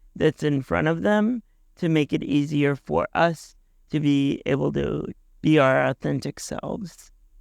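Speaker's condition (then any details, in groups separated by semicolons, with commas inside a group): Cerebral palsy; altered speaking timing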